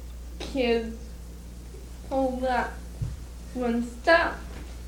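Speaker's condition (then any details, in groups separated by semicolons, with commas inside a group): Cerebral palsy; air blocked after birth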